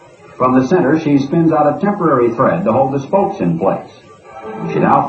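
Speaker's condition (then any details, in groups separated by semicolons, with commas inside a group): No condition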